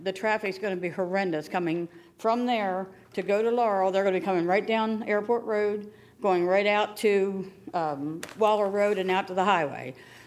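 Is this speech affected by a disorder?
No.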